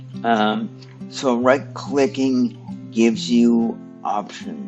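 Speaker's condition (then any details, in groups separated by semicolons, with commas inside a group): Cerebral palsy; stiff muscles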